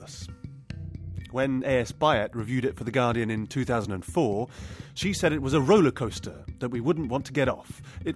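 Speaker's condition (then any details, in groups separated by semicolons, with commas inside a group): No condition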